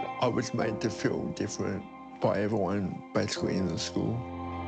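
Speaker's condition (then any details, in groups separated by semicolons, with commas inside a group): Cerebral palsy; late speech onset around age 5-6, cannot take enough breath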